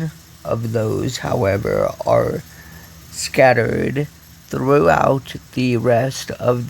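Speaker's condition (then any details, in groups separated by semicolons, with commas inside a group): Cerebral palsy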